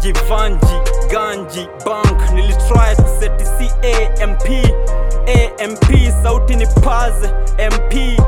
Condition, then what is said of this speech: None; typical speech.